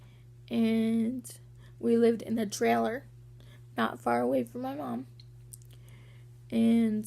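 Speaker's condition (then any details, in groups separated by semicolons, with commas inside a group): Cerebral palsy; walking sometimes hard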